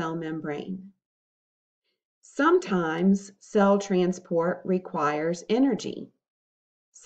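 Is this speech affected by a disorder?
No.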